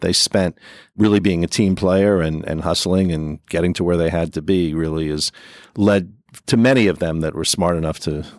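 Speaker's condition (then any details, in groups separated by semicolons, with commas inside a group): No condition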